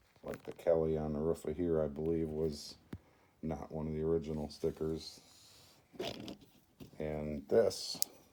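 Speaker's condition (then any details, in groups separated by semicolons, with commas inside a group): No condition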